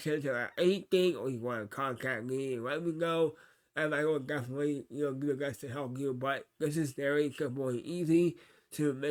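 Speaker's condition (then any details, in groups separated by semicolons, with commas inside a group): Cerebral palsy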